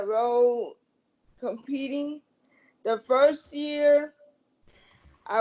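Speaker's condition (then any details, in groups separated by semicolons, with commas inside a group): Cerebral palsy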